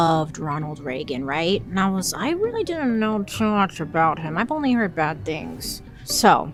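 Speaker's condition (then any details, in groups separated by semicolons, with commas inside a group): No condition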